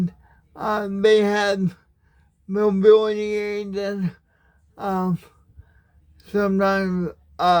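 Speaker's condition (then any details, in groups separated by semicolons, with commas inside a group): Cerebral palsy, spastic, mild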